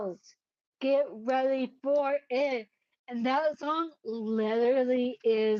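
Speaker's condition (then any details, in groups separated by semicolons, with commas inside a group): Cerebellar ataxia; caused by brain bleed, unsteady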